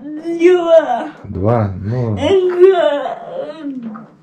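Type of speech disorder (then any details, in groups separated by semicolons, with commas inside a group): Pseudobulbar dysarthria; cerebral palsy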